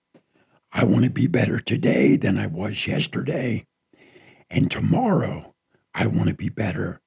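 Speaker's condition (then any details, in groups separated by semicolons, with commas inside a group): Partial laryngectomy from cancer; raspy voice, may be hard for listeners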